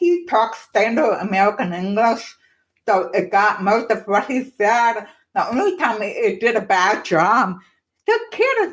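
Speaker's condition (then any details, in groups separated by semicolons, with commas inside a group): Profound deafness, born profoundly deaf, cochlear implant; deaf accent, listeners notice, childhood speech therapy at UT Dallas Cellular Center, ended by middle school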